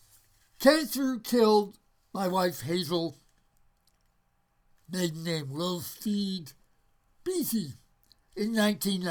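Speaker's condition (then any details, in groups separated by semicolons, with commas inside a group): Parkinson's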